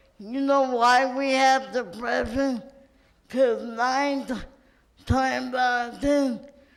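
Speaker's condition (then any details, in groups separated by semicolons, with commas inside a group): Cerebral palsy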